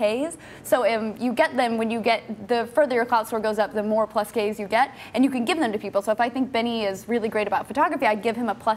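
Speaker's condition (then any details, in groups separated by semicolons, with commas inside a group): No condition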